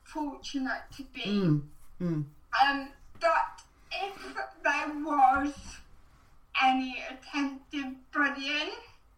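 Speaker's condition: Cerebral palsy

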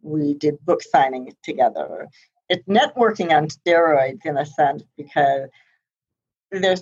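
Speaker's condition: Profound hearing loss; congenital profound hearing loss, mostly higher frequencies, hearing aids tried repeatedly but never worked well enough; relies on lip reading and body language

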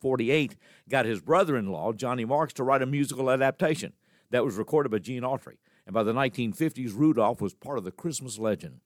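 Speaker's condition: No condition

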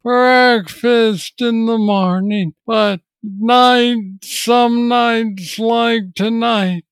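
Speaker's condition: Parkinson's disease; diagnosed at age 35

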